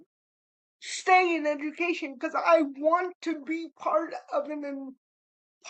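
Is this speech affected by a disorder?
Yes: cerebral palsy; spastic cerebral palsy.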